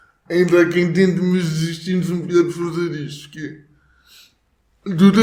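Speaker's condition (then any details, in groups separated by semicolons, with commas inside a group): Cerebral palsy; motor disability, affects walking and speaking; atypical speech, weekly speech therapy in childhood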